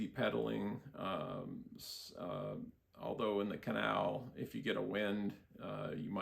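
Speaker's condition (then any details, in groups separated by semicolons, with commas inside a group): No condition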